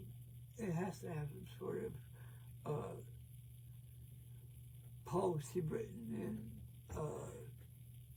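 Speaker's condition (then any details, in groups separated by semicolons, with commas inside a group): Cerebral palsy; present since birth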